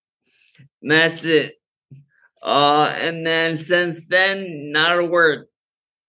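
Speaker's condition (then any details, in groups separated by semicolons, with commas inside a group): Friedreich's ataxia; progressive, cannabis strain with doctor's guidance for neuropathic pain, muscle relaxing, sleep, ataxia worse when tired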